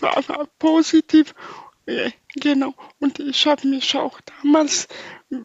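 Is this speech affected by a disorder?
Yes: spastic paralysis from birth; affects all four limbs, walking impairment.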